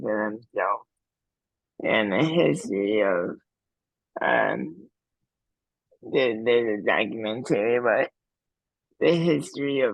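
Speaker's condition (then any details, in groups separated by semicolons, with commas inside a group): Cerebral palsy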